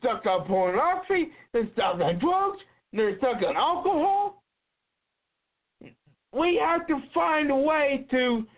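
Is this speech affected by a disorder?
Yes: cerebral palsy; cannot be hidden when acting.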